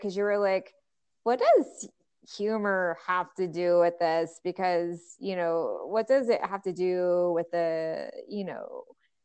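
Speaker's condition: No condition

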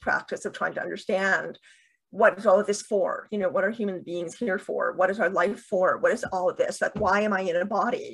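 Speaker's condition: Deafness with cochlear implants, bilateral cochlear implants; two cochlear implants

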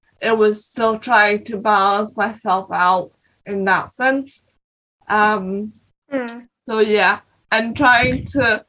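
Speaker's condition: Cerebral palsy; non-progressive

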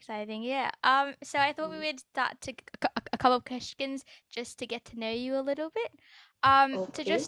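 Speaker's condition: No condition

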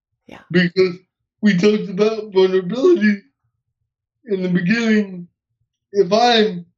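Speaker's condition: Cerebral palsy; uses wheelchair, hearing intact

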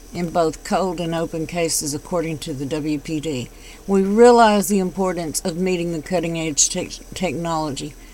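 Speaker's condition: No condition

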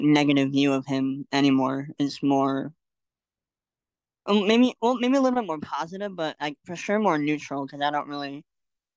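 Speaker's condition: Cleft lip and palate; congenital

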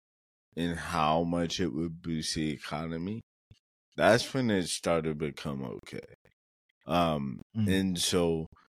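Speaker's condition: Cerebral palsy; never tried marijuana for it

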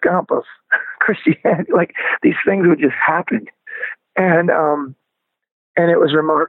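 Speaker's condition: Spasmodic dysphonia; onset at peak of singing career, diagnosed 2 or 3 years after band shut down; voice lost power, grew weaker, lost control, could not hit notes, range shrank high and low

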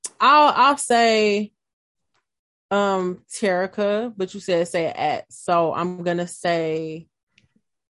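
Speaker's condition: No condition

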